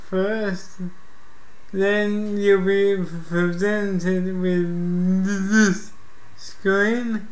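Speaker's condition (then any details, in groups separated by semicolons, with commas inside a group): Cerebral palsy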